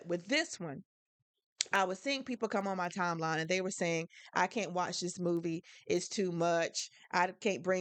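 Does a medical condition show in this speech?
No.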